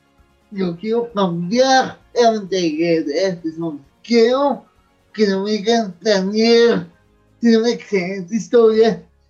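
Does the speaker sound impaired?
Yes: cerebral palsy; from birth in Bogotá, near death as newborn, long incubator stay, physical disability, needs assistance; age 37; speech difficulty, noted as a hurdle for work as lecturer.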